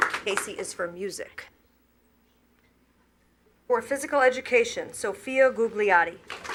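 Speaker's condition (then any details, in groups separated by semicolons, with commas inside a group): No condition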